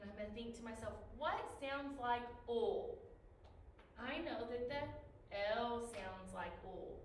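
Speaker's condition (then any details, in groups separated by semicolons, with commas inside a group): No condition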